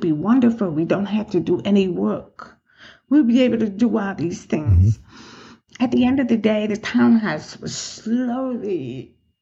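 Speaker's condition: Profound deafness, acquired, profound

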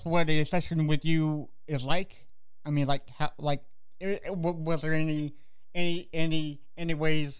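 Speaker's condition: Cerebral palsy; walks with walker

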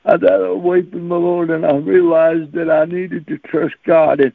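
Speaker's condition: Cerebral palsy; since birth

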